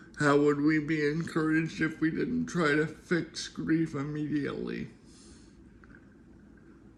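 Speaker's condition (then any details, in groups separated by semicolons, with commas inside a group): Cerebral palsy; speaks slower at times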